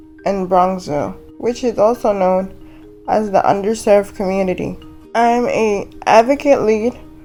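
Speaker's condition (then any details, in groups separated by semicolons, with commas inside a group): Cerebral palsy; wheelchair user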